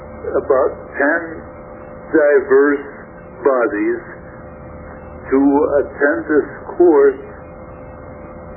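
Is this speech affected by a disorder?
Yes: stroke affecting throat muscles; first stroke about 3 years ago.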